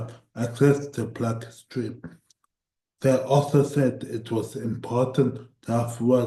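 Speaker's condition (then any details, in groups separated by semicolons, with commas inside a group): Cerebral palsy; voice tires at times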